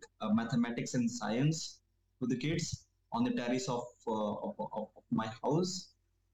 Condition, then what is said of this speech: Stuttering. So this is how a person with stammering will say the word start.